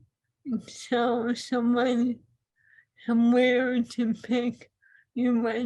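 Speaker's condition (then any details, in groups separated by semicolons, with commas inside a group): ALS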